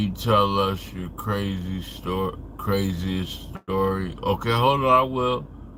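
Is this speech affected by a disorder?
Yes: slurred speech.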